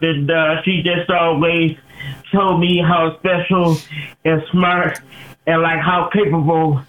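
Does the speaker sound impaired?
Yes: cerebral palsy; since birth, uses wheelchair, performs from wheelchair.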